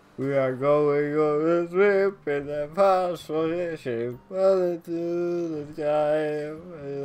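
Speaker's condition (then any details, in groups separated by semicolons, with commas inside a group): Cerebral palsy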